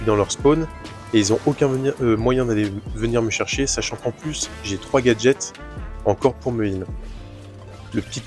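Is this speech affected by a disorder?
No.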